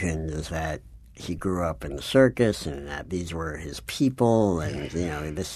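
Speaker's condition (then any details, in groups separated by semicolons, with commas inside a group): Cleft palate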